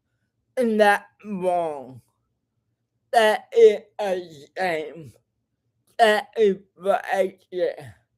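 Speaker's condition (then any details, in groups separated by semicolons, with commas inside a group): Cerebral palsy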